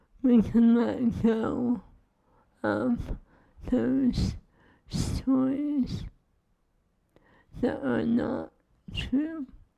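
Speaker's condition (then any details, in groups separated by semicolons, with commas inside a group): ALS; cannot eat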